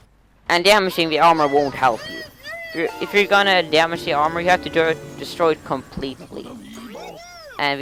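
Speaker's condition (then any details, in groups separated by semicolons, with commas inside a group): No condition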